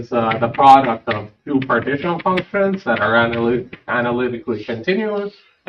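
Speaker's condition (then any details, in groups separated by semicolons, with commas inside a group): No condition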